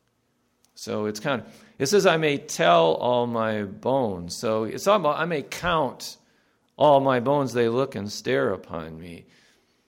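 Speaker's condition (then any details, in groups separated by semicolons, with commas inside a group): No condition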